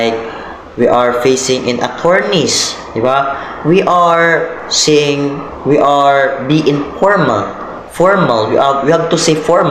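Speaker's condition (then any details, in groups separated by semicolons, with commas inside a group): No condition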